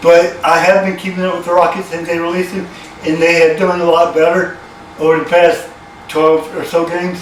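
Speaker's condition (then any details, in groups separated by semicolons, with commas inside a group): Cerebral palsy; from birth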